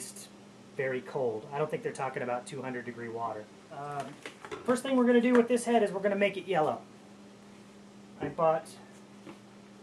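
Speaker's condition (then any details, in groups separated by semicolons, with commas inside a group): No condition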